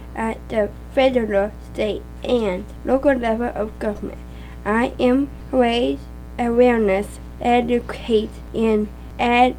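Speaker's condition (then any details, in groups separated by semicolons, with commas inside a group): Down syndrome; extra chromosome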